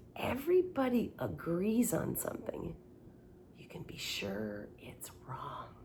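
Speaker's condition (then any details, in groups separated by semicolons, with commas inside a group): No condition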